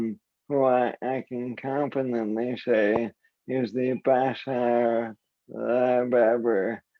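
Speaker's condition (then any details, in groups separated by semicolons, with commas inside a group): ALS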